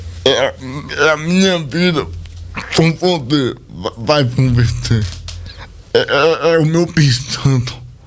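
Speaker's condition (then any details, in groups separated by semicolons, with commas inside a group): Cerebral palsy; speech not normal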